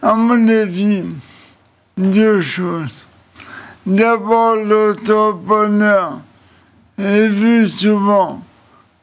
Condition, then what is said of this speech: ALS (motor neuron disease). Mais en revanche, j'ai l'air peut-être idiot quand je vous parle.